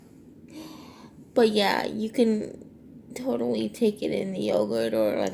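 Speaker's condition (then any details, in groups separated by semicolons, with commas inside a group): Cerebral palsy, triplegia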